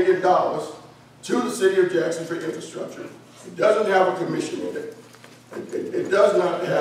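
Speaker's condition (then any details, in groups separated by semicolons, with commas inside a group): No condition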